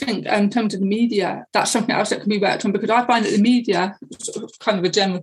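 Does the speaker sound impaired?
Yes: deafness.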